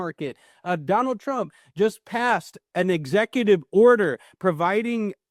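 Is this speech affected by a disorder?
No.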